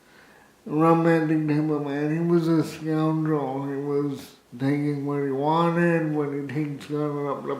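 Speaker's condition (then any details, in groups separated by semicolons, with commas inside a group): Cerebral palsy, severe; spastic type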